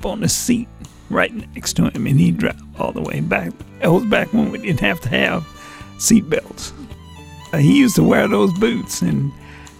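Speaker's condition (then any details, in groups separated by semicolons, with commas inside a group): Vocal dysphonia; voice lost 25 years ago, former country and western singer; talks differently because of vocal dysphonia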